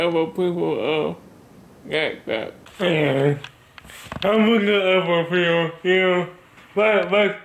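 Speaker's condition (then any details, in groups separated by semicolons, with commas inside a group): Cerebral palsy; body affected; speech disability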